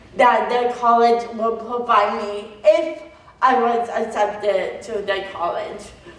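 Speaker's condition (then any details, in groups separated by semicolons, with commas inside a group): Cerebral palsy; phone speech misunderstood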